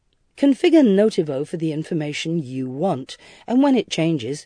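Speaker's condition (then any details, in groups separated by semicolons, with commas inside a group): No condition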